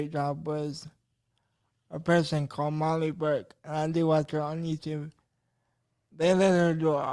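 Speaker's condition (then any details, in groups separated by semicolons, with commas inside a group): Cerebral palsy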